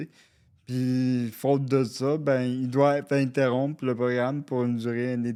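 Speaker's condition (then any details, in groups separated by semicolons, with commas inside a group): Cerebral palsy; caused by brain lesion after seizure, uses wheelchair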